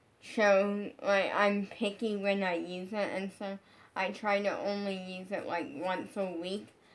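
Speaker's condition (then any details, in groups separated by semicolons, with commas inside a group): Brain injury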